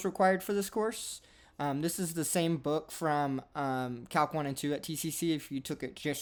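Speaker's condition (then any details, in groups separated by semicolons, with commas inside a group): No condition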